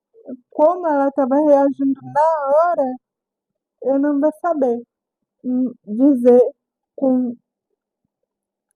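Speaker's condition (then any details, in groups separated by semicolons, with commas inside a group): Cerebral palsy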